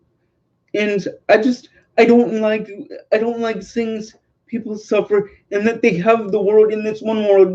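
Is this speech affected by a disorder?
Yes: cerebral palsy.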